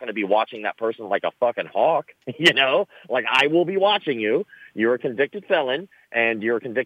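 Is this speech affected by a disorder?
Yes: cleft lip and palate; born with cleft lip and palate, many surgeries as a child, facial scars.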